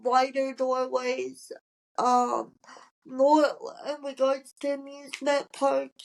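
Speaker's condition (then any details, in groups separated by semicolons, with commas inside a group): Cerebral palsy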